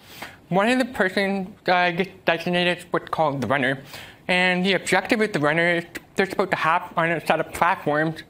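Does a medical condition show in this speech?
Yes: deafness; uses American Sign Language.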